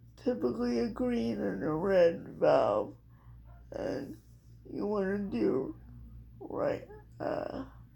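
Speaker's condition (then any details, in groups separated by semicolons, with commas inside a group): Cerebral palsy; dystonia in hands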